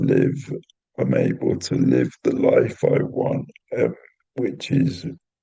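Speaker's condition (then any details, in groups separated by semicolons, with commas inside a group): Cerebral palsy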